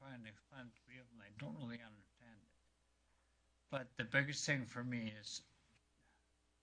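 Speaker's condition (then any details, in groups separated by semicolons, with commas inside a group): Multiple sclerosis; affects balance; worsening daily, depends on accessible transport; affecting speech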